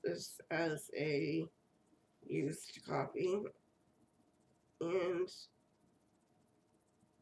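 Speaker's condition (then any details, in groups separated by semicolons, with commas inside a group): Cerebral palsy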